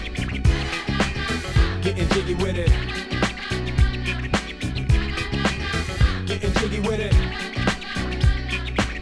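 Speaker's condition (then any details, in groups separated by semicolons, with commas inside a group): No condition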